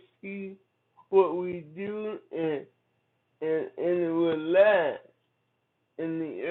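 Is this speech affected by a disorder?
Yes: cerebral palsy; from birth.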